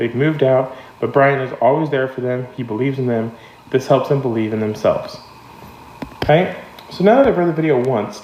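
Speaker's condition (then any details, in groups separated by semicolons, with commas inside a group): No condition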